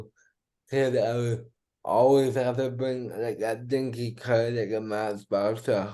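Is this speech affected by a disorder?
Yes: cerebral palsy.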